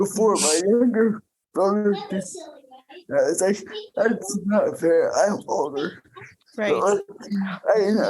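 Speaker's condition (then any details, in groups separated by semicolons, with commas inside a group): Cerebral palsy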